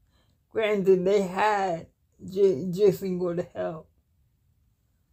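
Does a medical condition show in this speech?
Yes: cerebral palsy; cannot walk, uses wheelchair.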